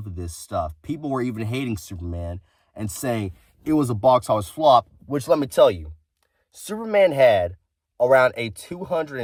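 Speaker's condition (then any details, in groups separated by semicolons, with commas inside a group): No condition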